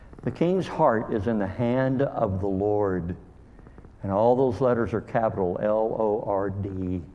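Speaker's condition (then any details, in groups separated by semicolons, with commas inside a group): Cleft lip and palate; called hair lip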